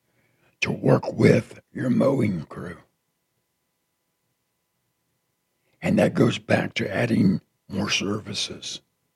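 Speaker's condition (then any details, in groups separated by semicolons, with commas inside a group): Partial laryngectomy after throat cancer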